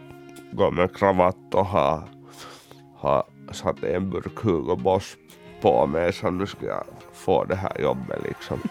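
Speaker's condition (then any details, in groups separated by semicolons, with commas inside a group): Cerebral palsy; uses wheelchair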